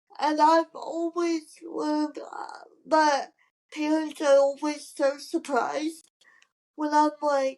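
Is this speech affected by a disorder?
Yes: cerebral palsy; from birth, wheelchair user.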